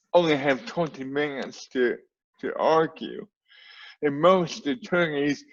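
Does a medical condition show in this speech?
Yes: cerebral palsy.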